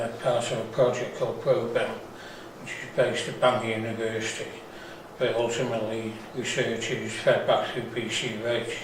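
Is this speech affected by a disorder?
Yes: Parkinson's; diagnosed about 5 years ago.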